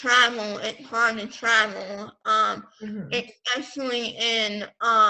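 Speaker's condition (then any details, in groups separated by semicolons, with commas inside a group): Pompe disease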